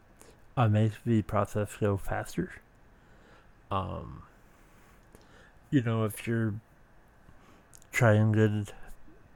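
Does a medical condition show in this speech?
Yes: speech impediment.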